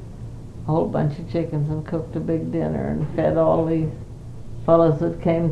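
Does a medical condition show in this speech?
Yes: Parkinson's; Parkinson's for 5 years.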